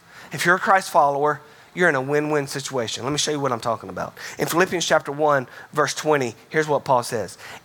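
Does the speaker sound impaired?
No.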